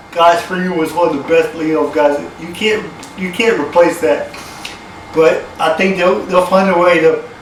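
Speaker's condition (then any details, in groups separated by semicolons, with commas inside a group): Cerebral palsy; from birth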